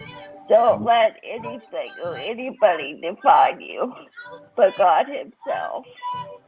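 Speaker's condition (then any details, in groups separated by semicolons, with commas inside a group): Cerebral palsy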